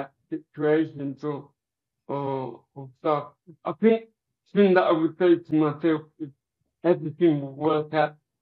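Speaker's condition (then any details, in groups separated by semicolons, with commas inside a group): Cerebral palsy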